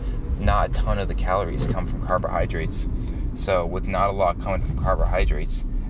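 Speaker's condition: No condition

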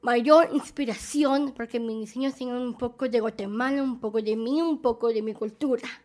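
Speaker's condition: Down syndrome; present from birth

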